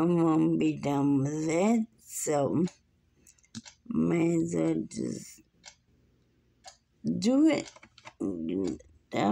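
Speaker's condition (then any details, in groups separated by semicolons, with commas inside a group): Muscular dystrophy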